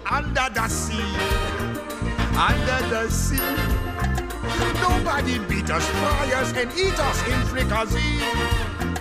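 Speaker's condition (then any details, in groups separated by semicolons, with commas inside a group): No condition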